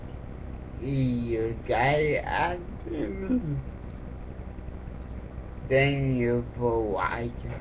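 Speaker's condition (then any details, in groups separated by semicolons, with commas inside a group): Cerebral palsy; affects speech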